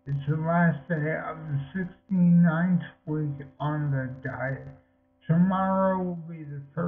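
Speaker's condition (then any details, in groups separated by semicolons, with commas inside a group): Multiple sclerosis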